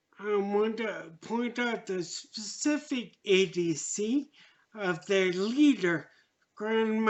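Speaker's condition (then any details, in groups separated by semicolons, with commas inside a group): Traumatic brain injury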